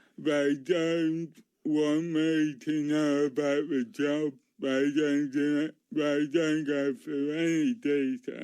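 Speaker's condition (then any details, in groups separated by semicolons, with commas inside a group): Cerebral palsy; speech noticeably affected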